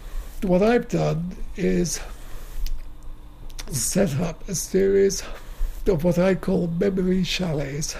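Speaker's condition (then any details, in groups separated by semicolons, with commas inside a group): Motor neuron disease; wheelchair user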